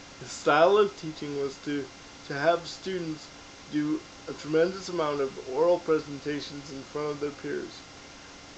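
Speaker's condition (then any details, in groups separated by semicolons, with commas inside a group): Cerebral palsy; diagnosed in infancy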